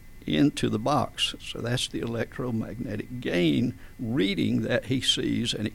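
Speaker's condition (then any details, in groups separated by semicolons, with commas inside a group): Spasmodic dysphonia; vocal folds slam together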